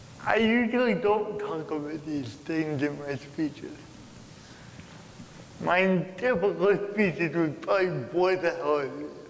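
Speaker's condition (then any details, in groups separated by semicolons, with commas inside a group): Cerebral palsy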